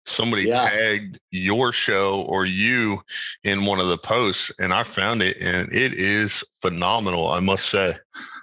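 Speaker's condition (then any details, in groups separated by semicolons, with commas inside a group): No condition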